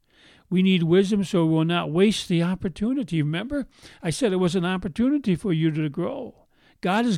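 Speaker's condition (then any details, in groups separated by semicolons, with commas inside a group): No condition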